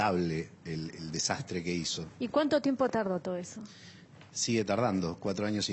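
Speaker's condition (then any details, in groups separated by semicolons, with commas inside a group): No condition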